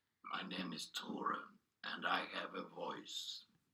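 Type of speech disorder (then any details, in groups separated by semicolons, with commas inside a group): Speech with a voice prosthesis; total laryngectomy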